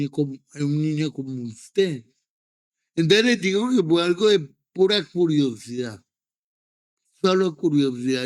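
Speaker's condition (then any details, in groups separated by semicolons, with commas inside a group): Cerebral palsy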